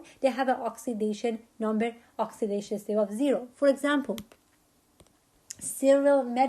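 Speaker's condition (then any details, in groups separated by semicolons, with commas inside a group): No condition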